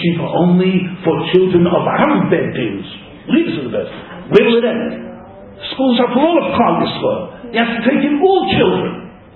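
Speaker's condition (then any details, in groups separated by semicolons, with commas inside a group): No condition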